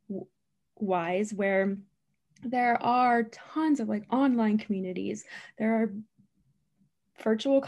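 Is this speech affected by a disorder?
Yes: stuttering; stuttering whole life, long hidden by avoiding talking, expected at 13 it would go away; long blocks, silent blocks on phone mistaken for bad connection, some days harder than others; here prolonged sounds, blocks.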